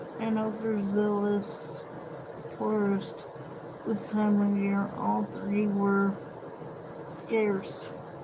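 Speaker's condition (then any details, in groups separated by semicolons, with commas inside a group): Cerebral palsy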